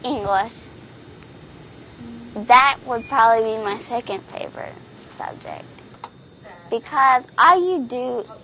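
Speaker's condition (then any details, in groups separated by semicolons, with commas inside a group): Cerebral palsy; spastic type, lack of oxygen at birth from prolapsed cord, breathing tube after birth, grade 4 of 4; legs affected, leg turns in, walks unstably on bent legs, wheelchair, physical therapy, poor hand coordination, writes on computer; predicted at birth to probably never speak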